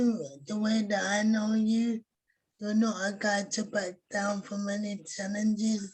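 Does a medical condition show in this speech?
Yes: cerebral palsy.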